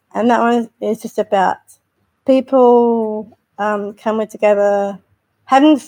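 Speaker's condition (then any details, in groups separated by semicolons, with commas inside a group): Down syndrome; intellectual disability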